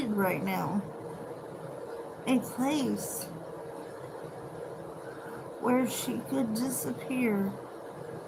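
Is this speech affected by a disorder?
Yes: cerebral palsy.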